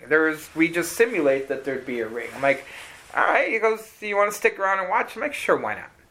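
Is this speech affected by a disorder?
No.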